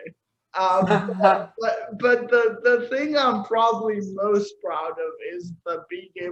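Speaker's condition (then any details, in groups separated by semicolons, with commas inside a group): Cerebral palsy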